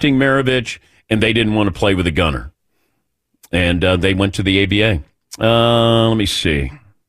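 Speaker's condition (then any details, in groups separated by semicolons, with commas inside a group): No condition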